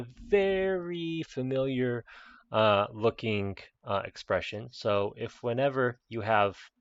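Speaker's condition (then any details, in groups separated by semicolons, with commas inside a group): No condition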